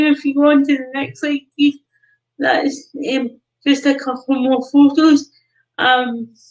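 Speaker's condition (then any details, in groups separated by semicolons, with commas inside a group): Cerebral palsy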